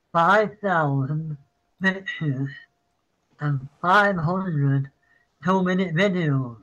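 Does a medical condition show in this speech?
Yes: Parkinson's; citing Parkinson's.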